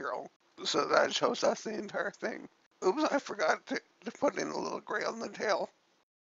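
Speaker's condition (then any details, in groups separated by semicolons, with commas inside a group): Cerebellar ataxia from brain tumour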